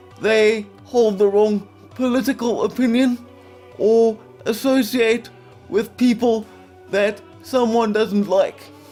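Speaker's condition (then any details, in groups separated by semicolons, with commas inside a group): Quadriplegic cerebral palsy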